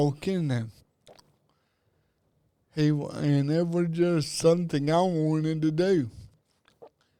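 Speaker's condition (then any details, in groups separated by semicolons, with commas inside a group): Cerebral palsy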